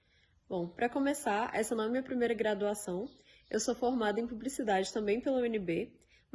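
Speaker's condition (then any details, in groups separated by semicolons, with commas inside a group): No condition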